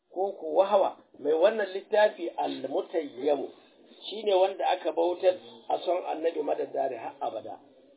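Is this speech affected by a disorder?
No.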